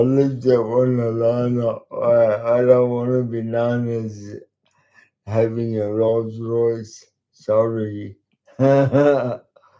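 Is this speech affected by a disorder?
Yes: cerebral palsy; talks slowly.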